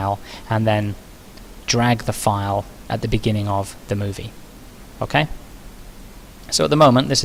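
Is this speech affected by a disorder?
No.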